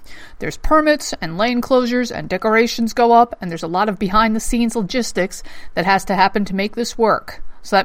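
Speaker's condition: No condition

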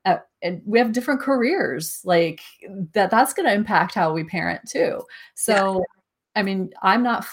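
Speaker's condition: No condition

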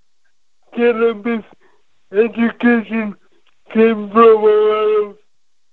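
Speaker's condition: Cerebral palsy; from birth, neuromuscular deficits affecting all daily activities, brain functions normally, past back surgery, opioids for pain; muscles very stiff especially when nervous, words repeated and clarified by relay operator

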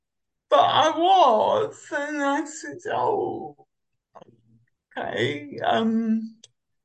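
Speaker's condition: Cerebral palsy; uses Omeo wheelchair

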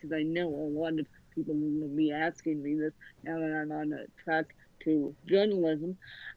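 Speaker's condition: Cerebral palsy; dragon naturally speaking needs repeated training

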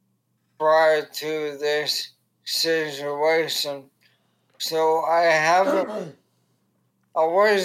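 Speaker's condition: ALS; foot-pedal right click

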